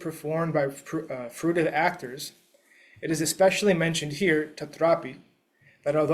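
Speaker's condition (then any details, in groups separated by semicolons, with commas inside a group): No condition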